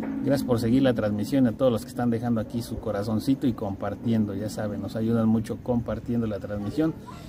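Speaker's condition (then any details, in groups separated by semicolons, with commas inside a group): No condition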